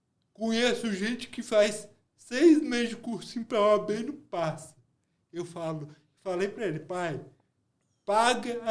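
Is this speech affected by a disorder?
Yes: cerebral palsy.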